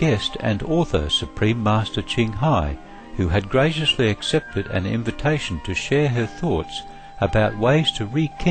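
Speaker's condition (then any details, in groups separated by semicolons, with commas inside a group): No condition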